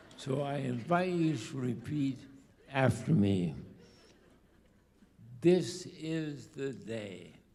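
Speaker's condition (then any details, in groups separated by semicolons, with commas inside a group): ALS; diagnosed about two years ago, late onset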